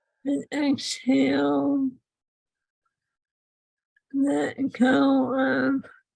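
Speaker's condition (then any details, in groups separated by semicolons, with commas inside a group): ALS; voice changed, singing helps speech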